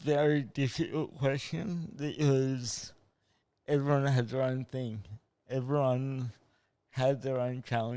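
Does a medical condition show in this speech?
Yes: cerebral palsy.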